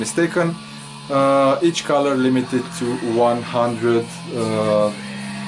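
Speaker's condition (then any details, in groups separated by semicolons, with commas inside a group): No condition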